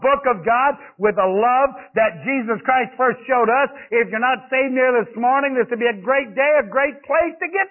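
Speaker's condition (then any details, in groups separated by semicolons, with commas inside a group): No condition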